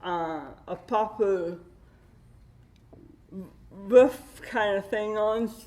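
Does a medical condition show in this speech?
Yes: cerebral palsy with dystonia.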